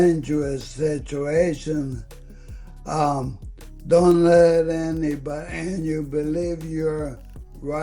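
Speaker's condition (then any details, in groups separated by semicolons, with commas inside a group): ALS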